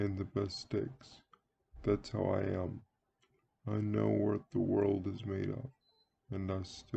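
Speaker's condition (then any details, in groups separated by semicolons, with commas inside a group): Cerebral palsy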